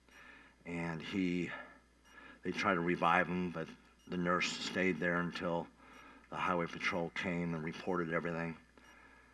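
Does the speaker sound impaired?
Yes: cleft palate; revived by nurse.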